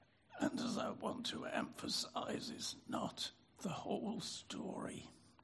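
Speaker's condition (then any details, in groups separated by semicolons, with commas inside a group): Spasmodic dysphonia; about 40 years since onset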